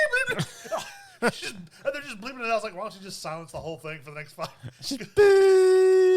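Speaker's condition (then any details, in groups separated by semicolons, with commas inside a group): No condition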